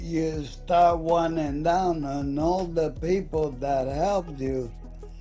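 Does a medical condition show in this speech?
Yes: ALS.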